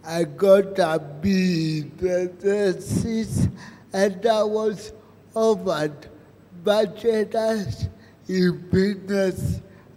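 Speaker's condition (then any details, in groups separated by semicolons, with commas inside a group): Cerebral palsy; present from birth; about 34 years since onset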